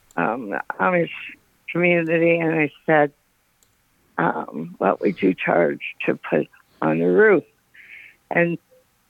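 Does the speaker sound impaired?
Yes: Parkinson's; recent onset.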